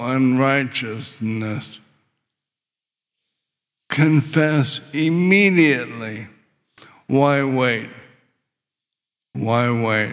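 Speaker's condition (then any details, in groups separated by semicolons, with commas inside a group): ALS; struggles with swallowing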